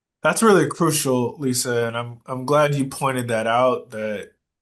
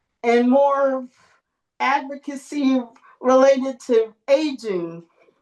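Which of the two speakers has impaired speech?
The second: cerebral palsy; since childhood.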